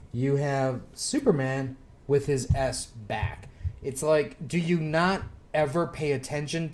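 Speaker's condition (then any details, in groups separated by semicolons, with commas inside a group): No condition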